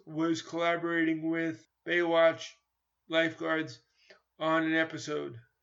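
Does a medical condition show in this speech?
Yes: cerebral palsy; stuttered about 10 seconds during a past phone call.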